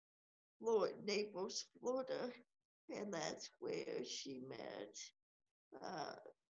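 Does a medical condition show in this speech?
Yes: cerebral palsy; age 32, wheelchair user.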